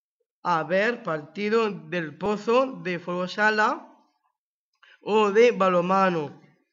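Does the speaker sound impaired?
Yes: Down syndrome; attended Assido Centre since early childhood; age 20.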